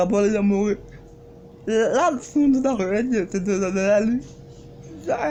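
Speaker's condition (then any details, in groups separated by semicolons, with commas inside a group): Cerebral palsy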